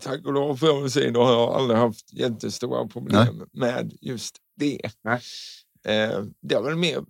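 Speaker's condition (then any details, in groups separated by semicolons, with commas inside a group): Cerebral palsy; speech therapy in childhood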